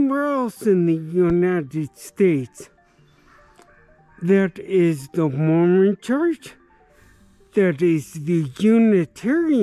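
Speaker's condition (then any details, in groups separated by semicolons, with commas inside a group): Traumatic brain injury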